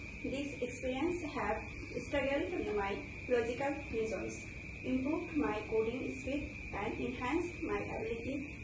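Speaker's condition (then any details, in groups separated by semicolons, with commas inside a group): No condition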